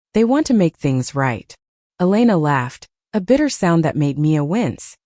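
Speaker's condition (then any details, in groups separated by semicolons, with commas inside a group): No condition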